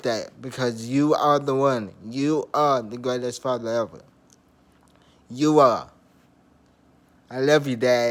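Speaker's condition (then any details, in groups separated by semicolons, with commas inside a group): Traumatic brain injury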